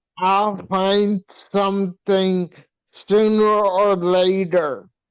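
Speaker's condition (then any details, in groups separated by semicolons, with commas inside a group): Hydrocephalus with shunt failure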